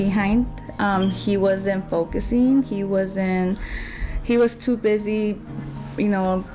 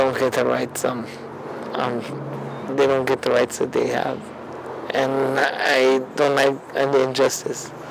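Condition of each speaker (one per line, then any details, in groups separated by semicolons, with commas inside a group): No condition
Duchenne muscular dystrophy; skeletal muscle weakness; progresses to affect breathing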